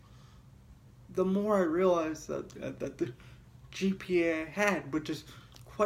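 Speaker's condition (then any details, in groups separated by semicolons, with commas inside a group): Cerebral palsy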